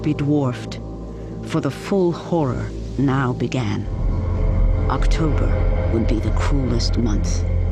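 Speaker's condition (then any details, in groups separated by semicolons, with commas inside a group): No condition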